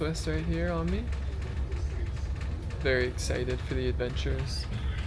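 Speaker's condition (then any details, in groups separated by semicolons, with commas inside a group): No condition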